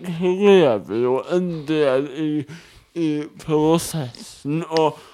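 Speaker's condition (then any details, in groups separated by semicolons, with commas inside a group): Cerebral palsy; needs personal assistance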